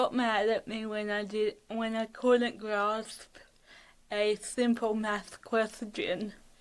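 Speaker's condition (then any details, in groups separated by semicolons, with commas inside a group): Cerebral palsy (athetoid); fatigue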